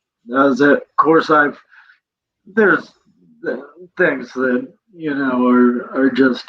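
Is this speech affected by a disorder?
Yes: cerebral palsy; present from birth.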